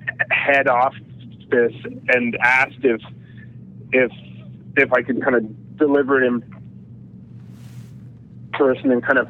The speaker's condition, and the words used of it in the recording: Stuttering. But of course, I stutter when I speak, as you've been able to tell.